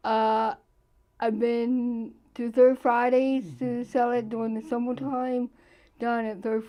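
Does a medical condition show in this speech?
Yes: cerebral palsy; present from birth.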